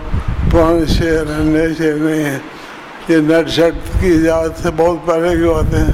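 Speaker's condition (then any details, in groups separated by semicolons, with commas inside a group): Difficulty speaking; keeps remarks brief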